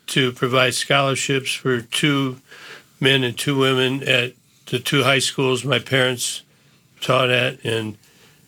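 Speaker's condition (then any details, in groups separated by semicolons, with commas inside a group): Parkinson's disease; Parkinson's disease diagnosed about 10 years ago, early posture and neck problems, Diamondbacks neck and shoulder surgeries; once unable to speak on live TV, leading to diagnosis two days later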